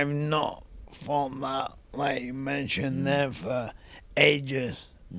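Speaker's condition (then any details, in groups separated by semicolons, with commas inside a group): ALS; young onset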